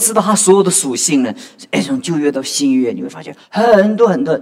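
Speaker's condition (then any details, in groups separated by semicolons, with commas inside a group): No condition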